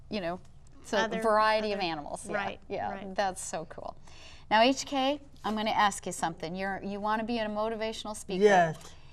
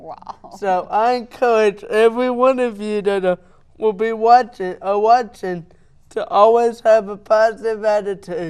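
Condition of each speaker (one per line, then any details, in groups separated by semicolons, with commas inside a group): No condition
Cerebral palsy; caused by accident; twice-daily medication, needs help with shoes, horseback riding therapy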